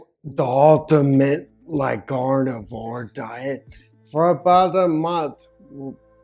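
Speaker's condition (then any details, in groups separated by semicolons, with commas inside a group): Ataxia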